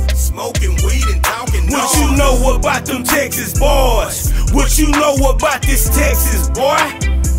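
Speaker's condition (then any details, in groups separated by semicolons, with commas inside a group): No condition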